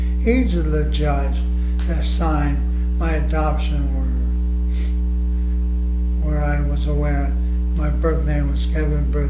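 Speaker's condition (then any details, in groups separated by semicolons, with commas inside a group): ALS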